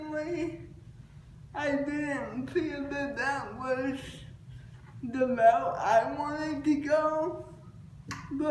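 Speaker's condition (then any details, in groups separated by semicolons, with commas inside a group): Cerebral palsy; since childhood, types with one hand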